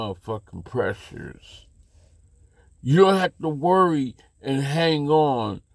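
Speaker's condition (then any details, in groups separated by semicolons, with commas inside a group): Slurred speech; still slurs words occasionally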